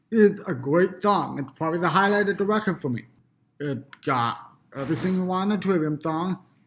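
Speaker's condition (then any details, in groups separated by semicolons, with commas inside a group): Cerebral palsy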